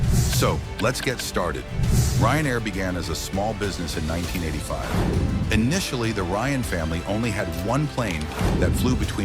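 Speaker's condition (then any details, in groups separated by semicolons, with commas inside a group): No condition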